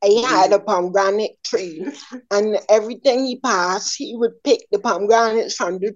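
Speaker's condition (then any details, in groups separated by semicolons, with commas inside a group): Ataxia; slowly progressive degenerative ataxia, mother affected, ENT Dr. Clark noted imbalance, referred to Dr. Ben Stabler; hand tremor causing dropped plates, walking sometimes unaffected; first sign slurred speech episode lasting 8-10 minutes, unnoticed by self, mistaken for drinking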